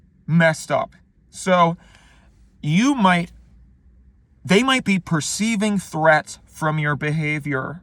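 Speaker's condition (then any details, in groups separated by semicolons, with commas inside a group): No condition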